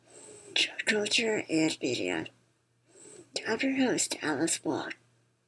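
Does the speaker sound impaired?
Yes: spinal muscular atrophy; lung function declining from weakening diaphragm muscles; wears ventilator to breathe, records podcast while on ventilator.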